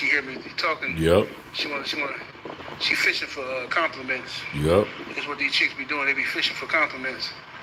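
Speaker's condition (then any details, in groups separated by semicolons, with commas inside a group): No condition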